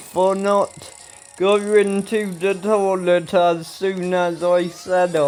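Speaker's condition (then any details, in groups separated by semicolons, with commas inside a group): Ataxia; speech recently worse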